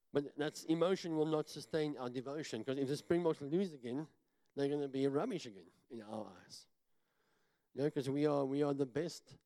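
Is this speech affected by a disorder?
Yes: cleft palate; talks funny, self-described.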